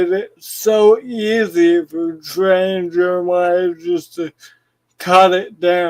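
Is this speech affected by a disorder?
Yes: cerebral palsy.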